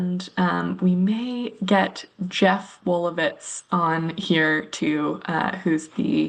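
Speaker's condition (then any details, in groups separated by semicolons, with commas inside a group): No condition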